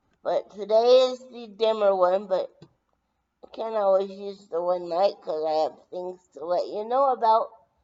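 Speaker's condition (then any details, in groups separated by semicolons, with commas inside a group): Brain injury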